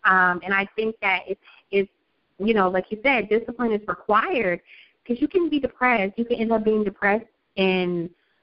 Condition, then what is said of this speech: No condition.